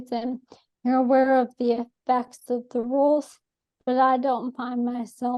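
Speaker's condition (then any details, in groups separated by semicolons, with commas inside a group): ALS; atypical case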